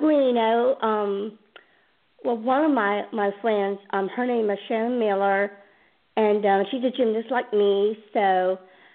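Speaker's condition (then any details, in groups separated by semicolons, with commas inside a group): Down syndrome; present from birth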